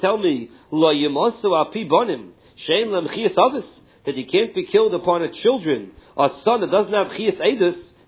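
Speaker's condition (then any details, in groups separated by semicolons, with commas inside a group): No condition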